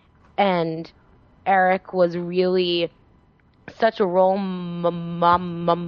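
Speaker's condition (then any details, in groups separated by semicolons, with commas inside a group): Stuttering; earlier tried hard with fluency shaping speech tools; voluntary stuttering practice stopped, earlier gains since lost; occasionally gets really stuck, particularly hard blocks, mostly less physical effort, stuttering amount unchanged; repeated sounds, prolonged sounds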